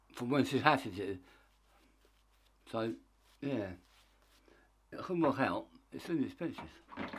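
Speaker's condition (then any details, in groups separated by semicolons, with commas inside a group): Tongue cancer; half tongue removed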